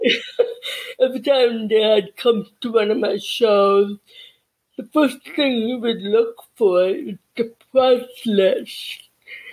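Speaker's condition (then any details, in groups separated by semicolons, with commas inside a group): Cerebral palsy; childhood speech therapy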